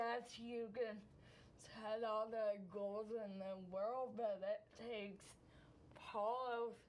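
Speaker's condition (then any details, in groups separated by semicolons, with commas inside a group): Cerebral palsy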